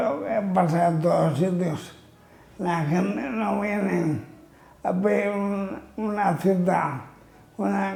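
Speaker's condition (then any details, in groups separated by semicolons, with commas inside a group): Amyotrophic lateral sclerosis (ela)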